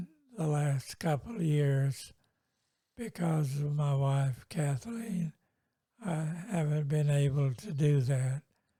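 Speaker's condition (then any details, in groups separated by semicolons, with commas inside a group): Multiple sclerosis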